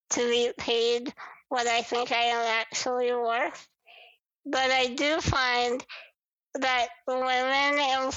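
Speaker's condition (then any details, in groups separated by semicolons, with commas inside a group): Spinal muscular atrophy; movement disorder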